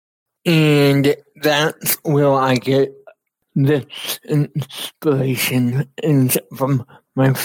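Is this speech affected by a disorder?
Yes: cerebral palsy; cerebral palsy from lack of oxygen at birth, affects fine motor skills and walking; speech affected, uses Dragon NaturallySpeaking voice activated computer software.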